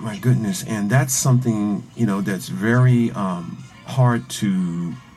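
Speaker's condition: No condition

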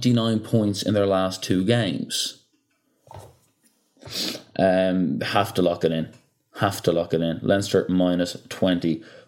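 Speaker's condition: No condition

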